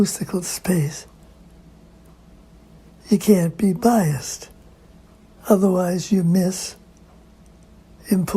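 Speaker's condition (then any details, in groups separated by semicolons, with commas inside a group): Parkinson's disease; lost voice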